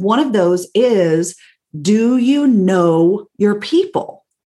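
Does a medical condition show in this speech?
No.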